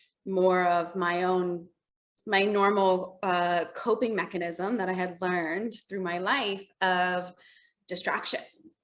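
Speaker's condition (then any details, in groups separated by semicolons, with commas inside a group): No condition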